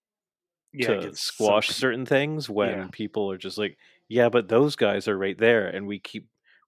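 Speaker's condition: No condition

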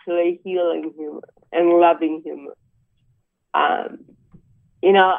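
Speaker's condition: Cerebral palsy; about 63 years old

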